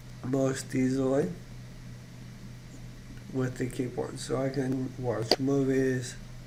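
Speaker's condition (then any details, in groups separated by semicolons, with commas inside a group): ALS; voice still fairly strong, voice banked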